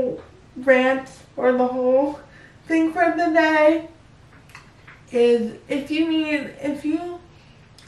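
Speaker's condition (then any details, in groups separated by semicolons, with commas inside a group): Cerebral palsy; able to talk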